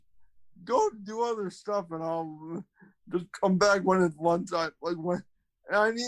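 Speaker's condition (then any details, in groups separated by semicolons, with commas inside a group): Cerebral palsy, spastic quadriplegia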